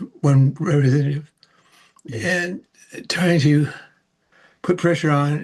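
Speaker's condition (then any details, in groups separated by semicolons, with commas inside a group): Parkinson's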